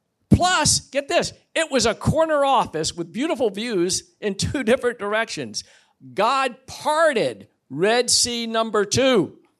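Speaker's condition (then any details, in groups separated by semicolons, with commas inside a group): No condition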